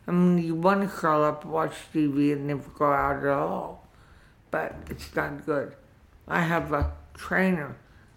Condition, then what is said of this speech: Dysarthria. Dysarthria, it's called. Dysarthria. It makes you talk slowly. And affects your tongue.